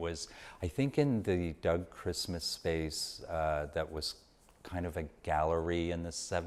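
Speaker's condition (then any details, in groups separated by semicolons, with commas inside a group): No condition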